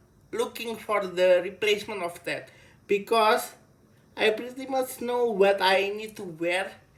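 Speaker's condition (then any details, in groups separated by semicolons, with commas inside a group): Cerebral palsy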